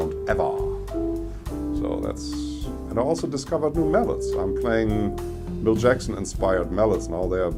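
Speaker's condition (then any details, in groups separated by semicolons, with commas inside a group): No condition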